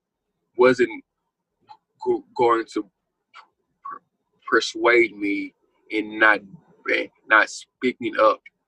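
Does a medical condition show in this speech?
Yes: stuttering; stuttering since childhood; ongoing stutter, may never stop stuttering; stutter audible in recording, formerly heavily hindered speaking; here blocks.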